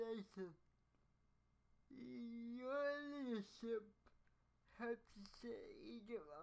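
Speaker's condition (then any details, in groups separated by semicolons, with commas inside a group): Cerebral palsy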